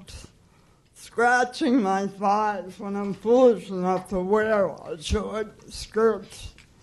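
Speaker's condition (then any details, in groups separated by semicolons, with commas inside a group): Cerebral palsy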